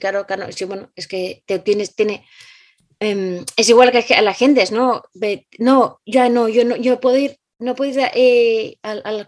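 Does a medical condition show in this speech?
Yes: aphasia after stroke; aphasia caused by stroke, hearing intact; about two to three years since stroke; cannot speak well, compares self to tourist at home, cannot write, reading affected.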